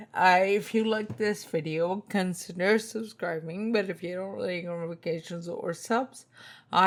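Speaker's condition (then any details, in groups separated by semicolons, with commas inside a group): Spinocerebellar ataxia type 2, SCA2; tongue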